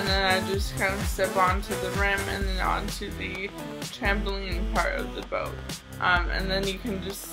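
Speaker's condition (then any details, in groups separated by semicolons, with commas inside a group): Cerebral palsy, mild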